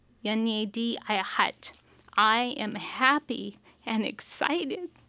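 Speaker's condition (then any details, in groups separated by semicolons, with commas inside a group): Aphasia after two strokes; aphasia from two strokes, left hemisphere damage, one stroke hit speech and language, no medication helps; much progress over time, rehab at Bartlett Regional Hospital with speech therapist Shona Osterhout; impaired language processing, speech and language strongly affected, reduced capacity to communicate, intelligence intact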